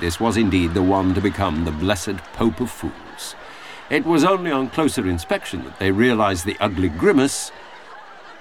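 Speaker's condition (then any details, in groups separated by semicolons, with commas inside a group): No condition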